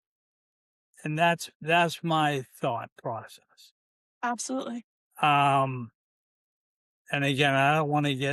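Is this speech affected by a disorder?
Yes: ALS, C9 mutation; limb onset in fingers.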